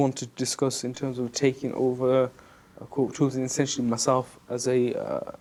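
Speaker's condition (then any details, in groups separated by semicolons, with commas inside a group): No condition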